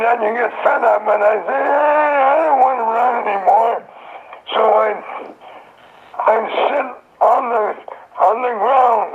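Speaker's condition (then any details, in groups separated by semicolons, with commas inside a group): Throat cancer; survivor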